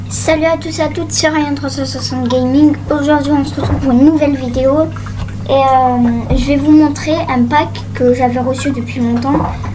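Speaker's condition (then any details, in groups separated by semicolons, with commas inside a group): No condition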